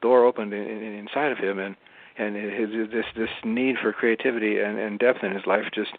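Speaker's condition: Parkinson's disease; diagnosed while still working

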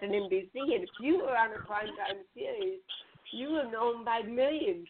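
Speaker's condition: Cerebral palsy; limited neck movement

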